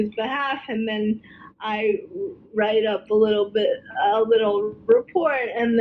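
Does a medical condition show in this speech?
Yes: cerebral palsy; spastic quadriplegia, all four limbs, oxygen loss at birth.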